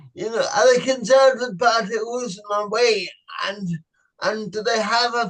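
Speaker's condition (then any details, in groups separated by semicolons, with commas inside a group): Cerebral palsy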